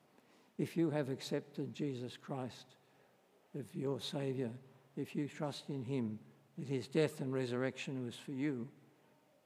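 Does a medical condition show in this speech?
Yes: Parkinson's disease; unpredictable effects.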